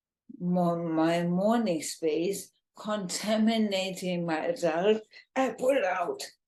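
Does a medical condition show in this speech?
Yes: ALS, bulbar form, bulbar onset.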